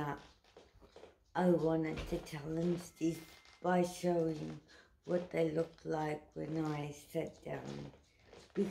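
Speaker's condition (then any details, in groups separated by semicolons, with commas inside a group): Cerebral palsy; uses wheelchair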